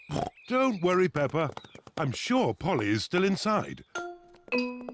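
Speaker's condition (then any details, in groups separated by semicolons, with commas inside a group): No condition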